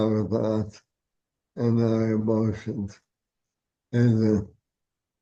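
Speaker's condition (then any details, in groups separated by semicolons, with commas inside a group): ALS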